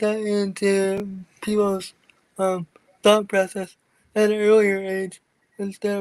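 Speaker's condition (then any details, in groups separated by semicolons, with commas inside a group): Cerebral palsy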